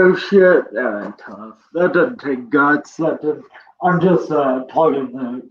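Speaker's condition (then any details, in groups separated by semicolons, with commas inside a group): Cerebral palsy; present from birth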